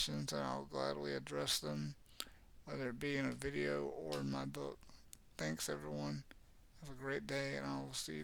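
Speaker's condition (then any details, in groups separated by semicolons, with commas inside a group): Cerebral palsy; has had speech therapy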